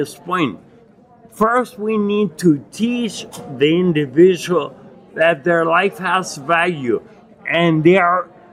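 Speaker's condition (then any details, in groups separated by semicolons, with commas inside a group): Acquired ataxia (lance-adams syndrome); acquired, Lance-Adams syndrome, post-coma brain damage, ataxia, myoclonus; onset about age 39, balance and hand coordination affected; dysarthria, tongue biting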